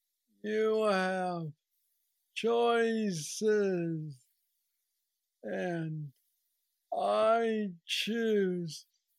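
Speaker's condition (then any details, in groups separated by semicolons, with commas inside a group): Parkinson's disease; young onset at 35, neurostimulator brain implant after 2 years, works like brain pacemaker; about 9 years since diagnosis, most aggressive form, still progressing, no plateau, mobility struggles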